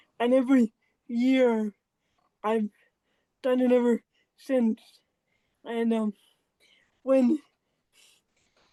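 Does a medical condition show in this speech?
Yes: cerebral palsy.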